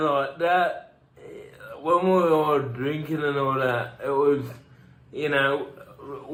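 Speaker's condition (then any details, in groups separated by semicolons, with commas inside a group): Cerebral palsy; from birth, tight muscles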